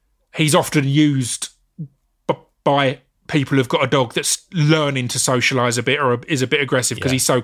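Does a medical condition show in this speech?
Yes: stammer; stutter, unnoticed during rapping and spoken word years, noticed with radio show and podcast, works with STAMMA; stammered when trying to say Gimli during recording; difficulty with words starting with hard g, can say Finley easily; here blocks.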